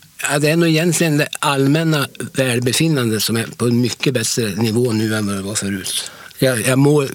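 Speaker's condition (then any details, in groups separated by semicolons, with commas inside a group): Parkinson's disease; Parkinson 18 years before transplant, study, nearly 8 million stem cells transplanted into brain, Håkan Widner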